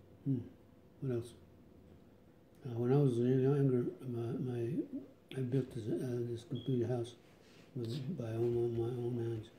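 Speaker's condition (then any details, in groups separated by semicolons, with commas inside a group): Parkinson's disease; tremor in feet and hands; diagnosed about 4 or 5 years ago; told to talk louder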